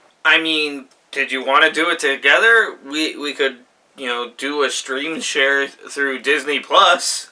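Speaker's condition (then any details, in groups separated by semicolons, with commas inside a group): No condition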